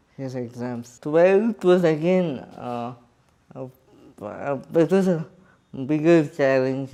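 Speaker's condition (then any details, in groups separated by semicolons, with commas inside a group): Cerebral palsy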